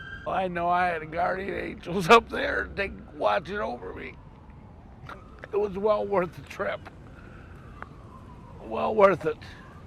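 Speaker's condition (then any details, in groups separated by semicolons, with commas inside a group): Cerebral palsy; muscle spasms without daily exercise, walks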